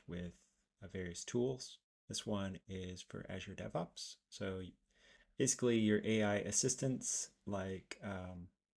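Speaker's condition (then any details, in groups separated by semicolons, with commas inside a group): No condition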